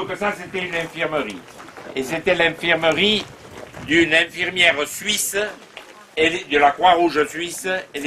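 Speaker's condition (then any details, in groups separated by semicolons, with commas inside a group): No condition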